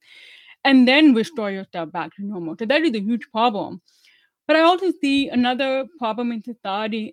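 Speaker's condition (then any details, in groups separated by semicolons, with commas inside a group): Deafness; deaf woman, about 25 years passing as hearing, about ten years of speech therapy; uses hearing aids and closed captioning, not fluent in sign language; speaks well after about ten years of speech therapy, relearned how to speak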